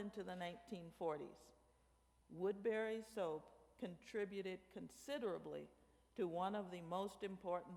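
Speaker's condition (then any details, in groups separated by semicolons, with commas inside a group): No condition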